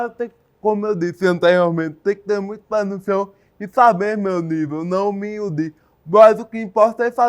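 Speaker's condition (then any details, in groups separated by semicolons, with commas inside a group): Cerebral palsy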